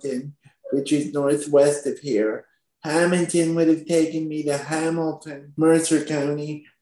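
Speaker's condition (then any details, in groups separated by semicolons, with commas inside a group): Spastic quadriplegic cerebral palsy; from birth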